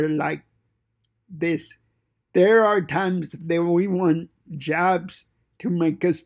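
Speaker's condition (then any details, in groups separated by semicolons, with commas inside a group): Cerebral palsy; fine motor impairment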